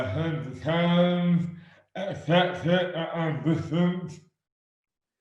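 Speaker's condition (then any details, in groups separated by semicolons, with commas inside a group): Dystonia; affects hands and speech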